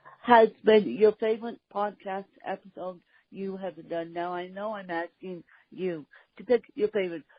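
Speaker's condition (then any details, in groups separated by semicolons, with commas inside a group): Cerebral palsy, mixed, moderate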